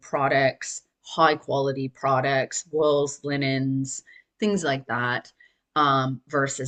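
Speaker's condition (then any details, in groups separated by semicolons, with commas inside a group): No condition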